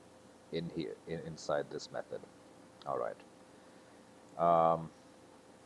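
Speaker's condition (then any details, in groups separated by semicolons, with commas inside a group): No condition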